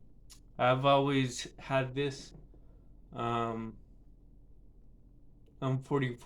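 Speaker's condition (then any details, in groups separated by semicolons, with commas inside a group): Cerebral palsy; affects speech and balance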